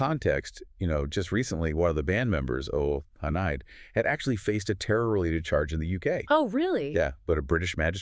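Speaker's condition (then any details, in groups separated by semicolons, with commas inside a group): No condition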